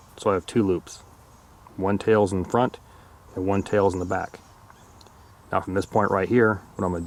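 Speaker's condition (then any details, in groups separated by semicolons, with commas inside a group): No condition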